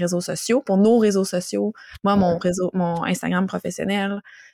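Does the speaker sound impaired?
No.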